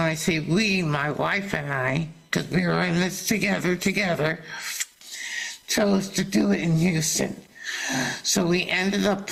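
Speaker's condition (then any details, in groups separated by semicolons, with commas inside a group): Salivary duct carcinoma surgery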